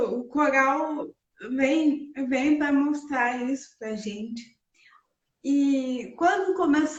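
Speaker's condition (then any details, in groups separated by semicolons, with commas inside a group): Cerebral palsy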